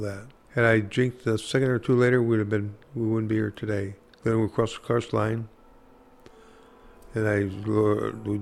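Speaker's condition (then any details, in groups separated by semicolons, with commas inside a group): Parkinson's; speech very significantly affected, hard time talking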